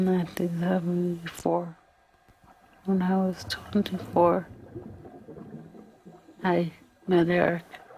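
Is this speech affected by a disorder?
Yes: multiple system atrophy; initially misdiagnosed as Parkinson's; diagnosed at 45, little levodopa benefit, no treatment; speech affected, speech therapy for articulation and voice attack.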